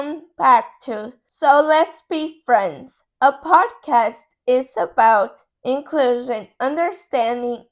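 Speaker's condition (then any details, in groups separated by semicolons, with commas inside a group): Cerebral palsy; affects muscles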